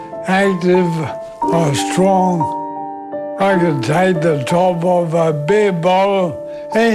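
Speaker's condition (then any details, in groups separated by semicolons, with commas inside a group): Motor neurone disease; voice fatigue, early sign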